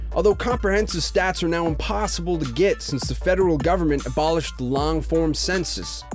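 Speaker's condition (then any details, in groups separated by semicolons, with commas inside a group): No condition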